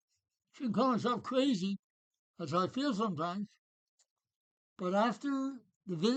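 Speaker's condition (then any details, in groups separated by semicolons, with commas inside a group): Parkinson's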